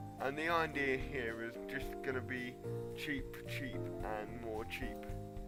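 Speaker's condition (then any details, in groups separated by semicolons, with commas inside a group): Cerebral palsy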